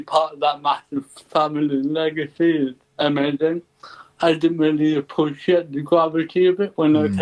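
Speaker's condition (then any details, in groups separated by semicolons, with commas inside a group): Cerebral palsy; ataxic type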